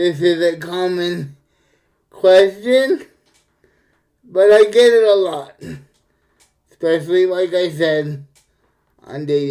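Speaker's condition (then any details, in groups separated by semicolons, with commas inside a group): Cerebral palsy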